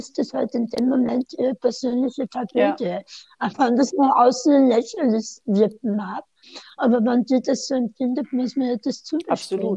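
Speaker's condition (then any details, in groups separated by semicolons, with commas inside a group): Tongue cancer surgery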